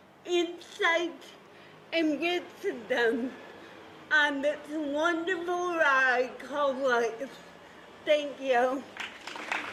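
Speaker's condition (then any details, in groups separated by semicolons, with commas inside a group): Cerebral palsy; visibly different body movements; voice with a CP accent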